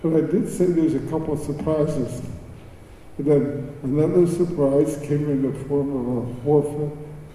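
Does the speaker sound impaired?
Yes: cerebral palsy; birth injury affecting motor skills, speech, walking and swallowing, diagnosed later in life, doctor advised never driving; choking episodes, choked on meat over 20 times, saved by Heimlich.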